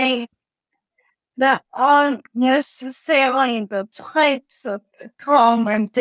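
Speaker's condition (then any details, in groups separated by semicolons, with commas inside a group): Cerebral palsy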